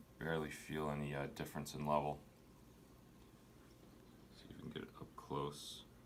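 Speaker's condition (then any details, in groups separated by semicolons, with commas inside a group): No condition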